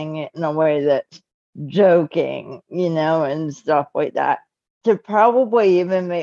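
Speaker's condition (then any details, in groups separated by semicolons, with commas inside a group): Cerebral palsy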